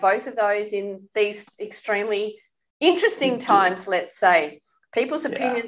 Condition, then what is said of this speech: None; typical speech.